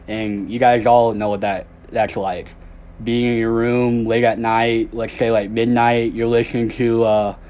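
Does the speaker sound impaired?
Yes: cleft lip and palate; congenital cleft lip and palate, no front teeth at birth, jaw reconstruction with jaw wired shut; one more surgery left, doing well.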